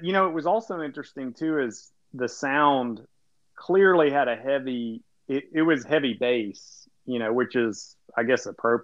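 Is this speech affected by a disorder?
No.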